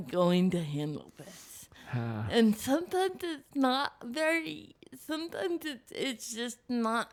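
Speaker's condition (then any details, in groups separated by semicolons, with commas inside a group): Cerebral palsy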